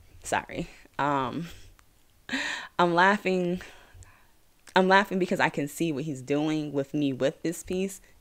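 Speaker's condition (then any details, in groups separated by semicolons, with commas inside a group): No condition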